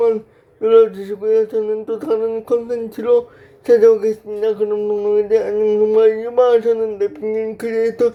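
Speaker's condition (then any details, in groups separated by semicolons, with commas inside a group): Brain lesion disability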